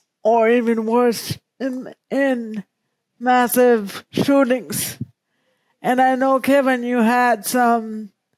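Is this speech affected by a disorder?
Yes: cerebral palsy; present from birth.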